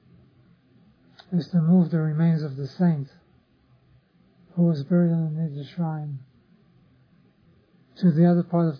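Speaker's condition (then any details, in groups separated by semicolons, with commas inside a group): Parkinson's disease; others offer remedies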